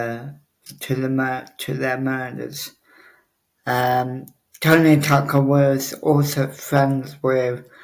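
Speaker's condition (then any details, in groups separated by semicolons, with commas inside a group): Cerebral palsy; obvious speech impediment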